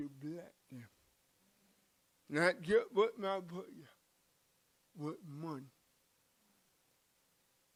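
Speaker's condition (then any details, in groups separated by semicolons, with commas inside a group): Cerebral palsy; from birth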